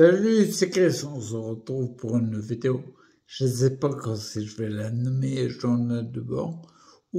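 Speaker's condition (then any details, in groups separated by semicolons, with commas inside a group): Primary progressive multiple sclerosis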